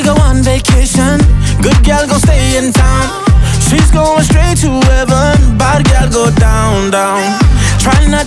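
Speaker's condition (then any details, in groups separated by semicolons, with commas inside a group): No condition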